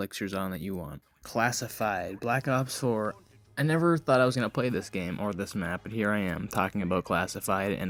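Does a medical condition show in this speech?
No.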